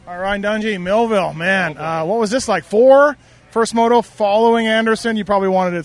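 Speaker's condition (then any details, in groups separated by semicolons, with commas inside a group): No condition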